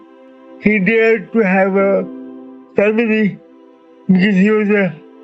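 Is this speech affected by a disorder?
Yes: cerebral palsy.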